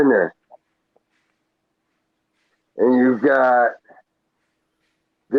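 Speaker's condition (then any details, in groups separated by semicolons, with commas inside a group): Traumatic brain injury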